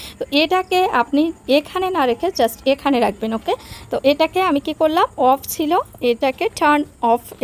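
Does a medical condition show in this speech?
No.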